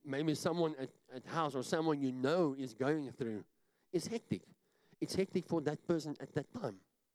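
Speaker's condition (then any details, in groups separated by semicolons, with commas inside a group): Cleft palate; congenital, numerous operations, upper jaw broken and pulled apart, tongue grown into palate, 1990s; talks funny, self-described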